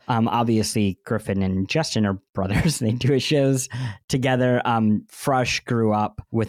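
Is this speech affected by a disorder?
Yes: cleft lip and palate; surgeries most summers of childhood.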